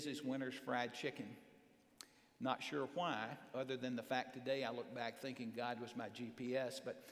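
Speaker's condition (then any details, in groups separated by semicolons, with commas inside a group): No condition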